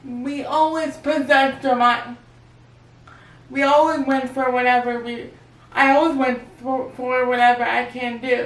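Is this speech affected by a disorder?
Yes: cerebral palsy; wheelchair user.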